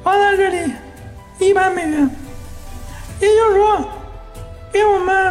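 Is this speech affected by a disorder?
Yes: ALS; amyotrophic lateral sclerosis, cause unknown; joining by remote video link.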